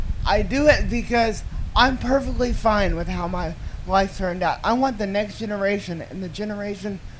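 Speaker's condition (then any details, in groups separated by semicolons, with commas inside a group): Cerebral palsy; lifelong wheelchair user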